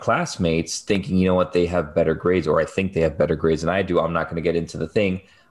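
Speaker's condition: No condition

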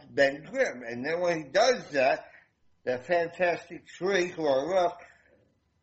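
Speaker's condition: Damaged voice box; limits meeting people

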